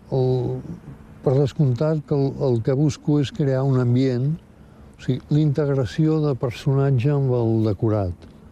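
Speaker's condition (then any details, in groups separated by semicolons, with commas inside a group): Parkinson's; progressive Parkinson's disease, about 15 years by time of death; mild, progressively worsening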